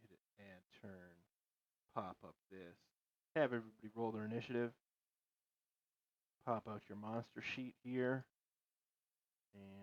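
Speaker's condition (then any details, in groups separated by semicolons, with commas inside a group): No condition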